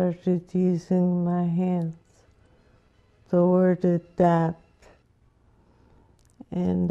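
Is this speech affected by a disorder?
Yes: Parkinson's disease, young onset; diagnosed before 60.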